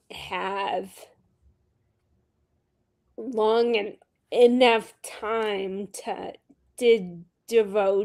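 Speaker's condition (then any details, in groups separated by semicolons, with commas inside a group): Friedreich's ataxia; diagnosed at 17, progressive, full-time wheelchair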